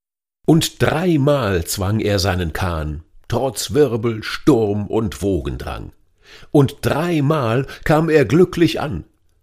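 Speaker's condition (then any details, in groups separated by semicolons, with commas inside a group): No condition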